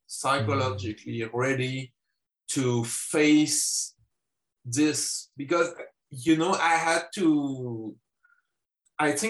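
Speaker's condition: Stuttering; lifelong stutter; openly stutters, no longer hides it, gives speeches in schools and media; formerly hid stuttering, media interviews difficult and anxiety-provoking; prolonged sounds

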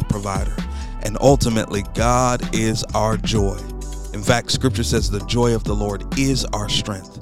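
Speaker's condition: No condition

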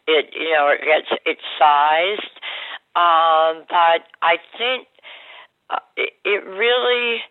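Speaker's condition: Oral cancer surgery, jaw removal

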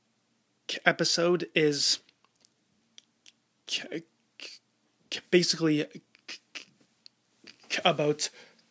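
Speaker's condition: Stuttering; adds k sound as secondary behavior when stuttering, even on non-k words, tries voluntary stuttering; blocks

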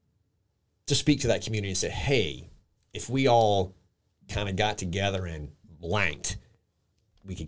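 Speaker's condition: No condition

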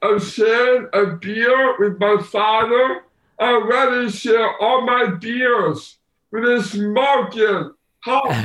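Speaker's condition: Down syndrome; poor balance

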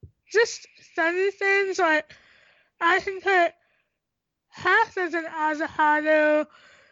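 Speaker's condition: Tracheostomy, cystic hygroma of head and neck; 50-60 surgeries

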